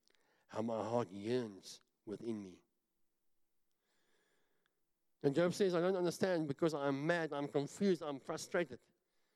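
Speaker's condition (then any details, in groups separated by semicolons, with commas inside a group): Cleft palate; self-described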